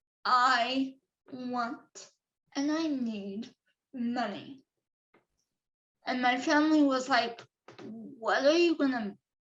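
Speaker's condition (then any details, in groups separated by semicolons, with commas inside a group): Cerebral palsy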